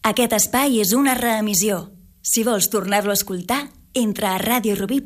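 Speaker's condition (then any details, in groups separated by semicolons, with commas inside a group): No condition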